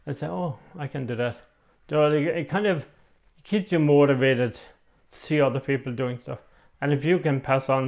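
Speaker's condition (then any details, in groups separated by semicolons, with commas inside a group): MND; communication devices assessed, types replies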